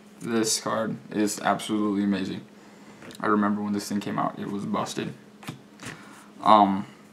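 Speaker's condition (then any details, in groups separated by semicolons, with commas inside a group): No condition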